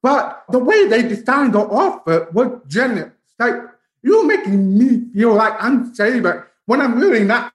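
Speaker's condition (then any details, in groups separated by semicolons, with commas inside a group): Profound deafness; both ears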